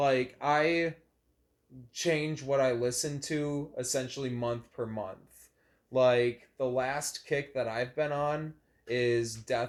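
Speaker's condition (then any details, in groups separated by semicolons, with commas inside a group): No condition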